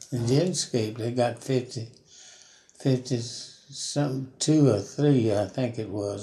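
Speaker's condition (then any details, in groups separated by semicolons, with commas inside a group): Parkinson's disease; Parkinson's for about 5 years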